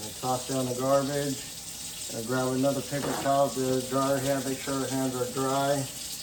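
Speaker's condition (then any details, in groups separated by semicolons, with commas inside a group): No condition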